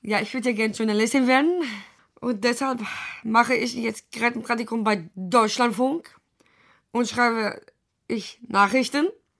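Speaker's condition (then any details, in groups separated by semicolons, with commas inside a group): Down syndrome; present from birth, wears pacemaker, limits sport and rides; cannot speak freely very well, read prepared question aloud at wahlkampfarena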